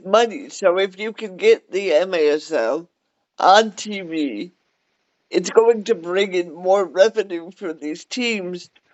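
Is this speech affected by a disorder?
Yes: cerebral palsy; cerebral palsy, wheelchair.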